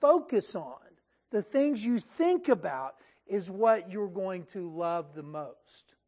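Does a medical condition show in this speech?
No.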